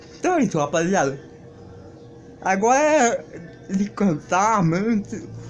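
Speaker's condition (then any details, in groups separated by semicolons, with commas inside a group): Cerebral palsy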